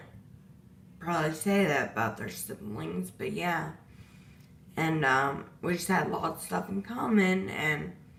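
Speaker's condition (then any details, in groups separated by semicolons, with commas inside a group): Disability causing slurred speech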